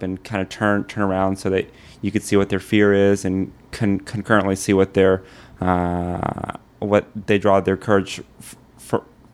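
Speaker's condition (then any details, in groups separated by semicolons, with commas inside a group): Stuttering; 3 weeks at American Institute for Stuttering (AIS), Manhattan, openly discloses stuttering; stutters without visible struggle, comfortable confident speech, some words not out perfectly; repeated sounds, prolonged sounds, blocks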